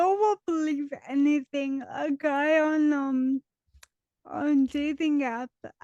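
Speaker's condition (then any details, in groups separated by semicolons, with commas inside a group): Dystonia; dystonia from infancy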